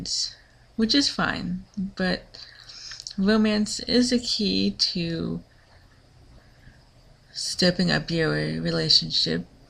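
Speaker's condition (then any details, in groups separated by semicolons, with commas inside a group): Cerebral palsy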